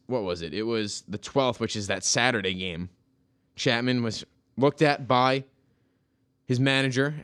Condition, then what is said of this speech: No condition.